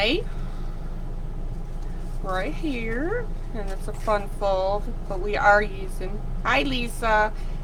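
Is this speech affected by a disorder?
No.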